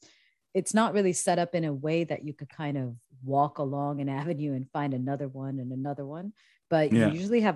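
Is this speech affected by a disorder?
No.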